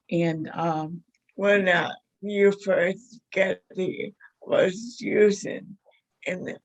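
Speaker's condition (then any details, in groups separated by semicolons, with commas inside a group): Motor neuron disease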